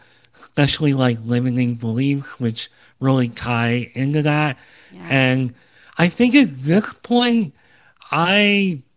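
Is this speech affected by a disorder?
Yes: cleft lip and palate, Opitz G/BBB syndrome.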